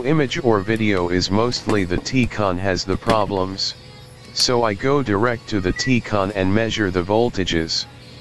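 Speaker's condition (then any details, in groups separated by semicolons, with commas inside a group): No condition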